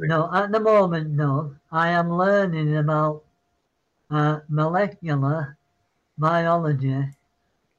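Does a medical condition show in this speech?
Yes: Parkinson's; citing Parkinson's.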